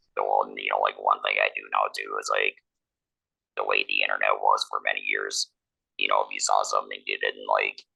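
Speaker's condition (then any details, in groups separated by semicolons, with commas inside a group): Laryngectomy, electrolarynx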